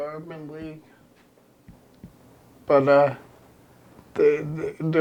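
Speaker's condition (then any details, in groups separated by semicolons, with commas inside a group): ALS; progressive terminal illness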